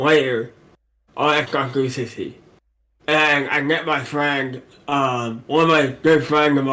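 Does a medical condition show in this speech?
Yes: cerebral palsy.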